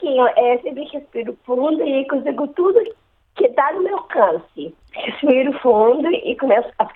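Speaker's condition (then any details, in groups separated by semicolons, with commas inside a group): Down syndrome; Down syndrome since birth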